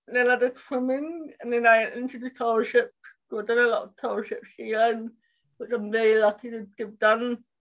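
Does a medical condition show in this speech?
Yes: cerebral palsy; speech impairment.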